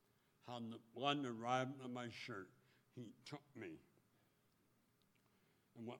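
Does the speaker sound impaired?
Yes: speech impediment; mirror under lips.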